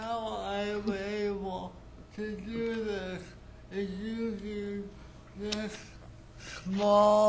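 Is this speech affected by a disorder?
Yes: speech impairment after birth surgery.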